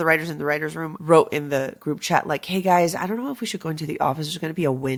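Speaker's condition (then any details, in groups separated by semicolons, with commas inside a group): No condition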